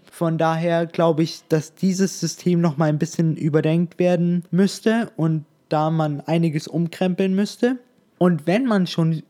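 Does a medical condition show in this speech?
No.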